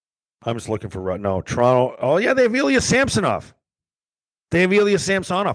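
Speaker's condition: No condition

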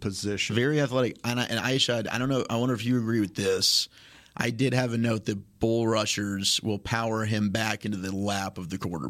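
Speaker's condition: No condition

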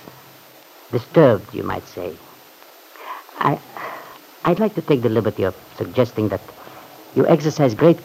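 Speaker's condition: No condition

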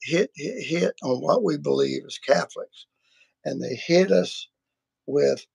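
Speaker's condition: Vocal cord surgery; multiple vocal cord surgeries

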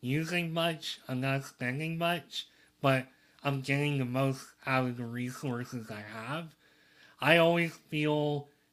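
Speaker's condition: Cleft lip and palate

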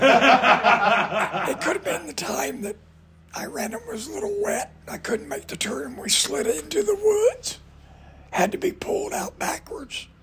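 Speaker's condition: Voice damage from cancer; raspy voice, voice box destroyed by cancer

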